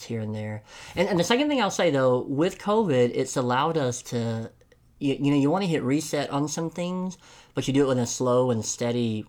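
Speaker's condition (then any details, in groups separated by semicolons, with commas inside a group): Cleft lip and palate; listener heard 'palate' as 'pilot', self-described enunciation not always good, attributed to being from Tennessee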